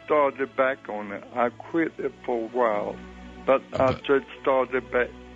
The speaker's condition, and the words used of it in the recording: Cerebral palsy. Well, I hear you talking with great difficulty, but I hear that you're a very soulful man.